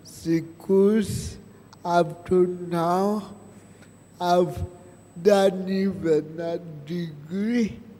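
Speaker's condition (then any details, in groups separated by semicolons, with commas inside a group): Cerebral palsy; present from birth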